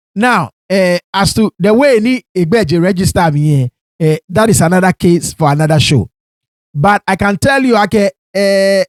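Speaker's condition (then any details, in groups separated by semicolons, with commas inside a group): No condition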